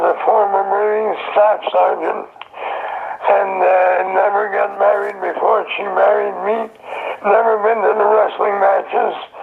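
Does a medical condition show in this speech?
Yes: throat cancer.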